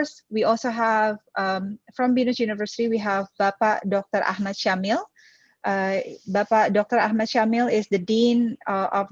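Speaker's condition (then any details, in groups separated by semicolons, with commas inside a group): No condition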